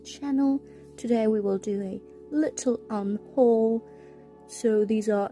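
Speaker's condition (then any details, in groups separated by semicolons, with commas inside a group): No condition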